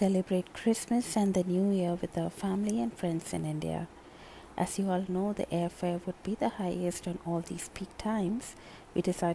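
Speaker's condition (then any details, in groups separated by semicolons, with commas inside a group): No condition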